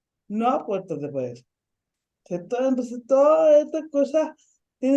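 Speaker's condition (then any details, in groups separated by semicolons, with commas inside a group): Ataxic cerebral palsy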